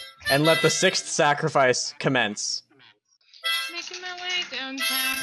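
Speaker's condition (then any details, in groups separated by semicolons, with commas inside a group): No condition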